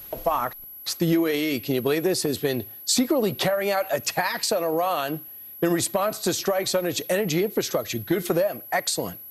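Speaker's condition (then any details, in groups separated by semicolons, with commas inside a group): No condition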